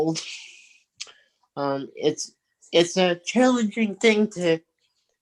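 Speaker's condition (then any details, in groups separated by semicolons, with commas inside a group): Cerebral palsy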